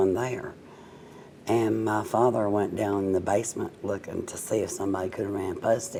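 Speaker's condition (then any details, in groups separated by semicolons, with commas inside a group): Cerebral palsy, mild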